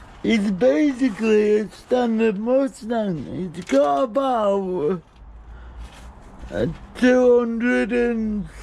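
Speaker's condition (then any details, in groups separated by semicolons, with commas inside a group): Cerebral palsy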